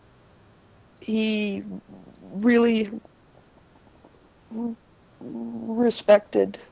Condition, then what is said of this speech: Stuttering. In my case, it's kind of a self-revealing problem.